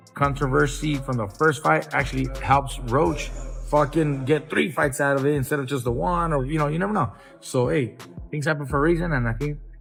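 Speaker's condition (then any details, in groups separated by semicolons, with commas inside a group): No condition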